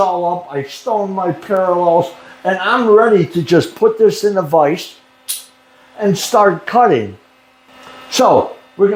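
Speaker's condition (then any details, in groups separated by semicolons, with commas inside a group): No condition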